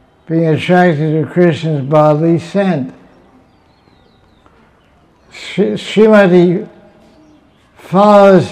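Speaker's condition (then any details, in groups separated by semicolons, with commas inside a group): Deafness; relies on audience feedback for volume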